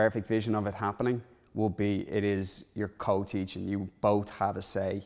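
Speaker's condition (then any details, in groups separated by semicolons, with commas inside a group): No condition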